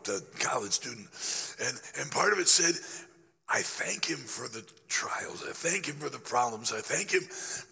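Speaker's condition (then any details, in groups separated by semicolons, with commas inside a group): Laryngeal cancer after radiation; still affected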